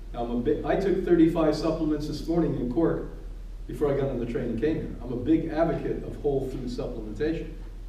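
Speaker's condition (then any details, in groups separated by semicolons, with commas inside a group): No condition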